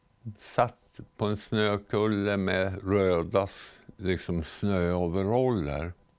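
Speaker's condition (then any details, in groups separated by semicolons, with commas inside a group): Tongue cancer, partial tongue removal; partial tongue removal surgery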